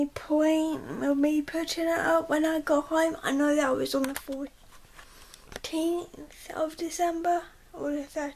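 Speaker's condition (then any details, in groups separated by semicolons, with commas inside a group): Cerebral palsy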